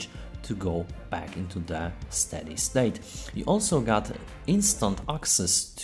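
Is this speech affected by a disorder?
No.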